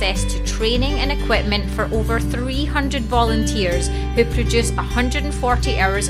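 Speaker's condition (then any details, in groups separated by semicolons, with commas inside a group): No condition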